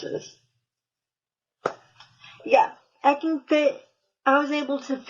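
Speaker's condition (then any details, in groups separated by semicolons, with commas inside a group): Cerebral palsy, spastic; from birth, muscle spasms; managed through doctors and therapies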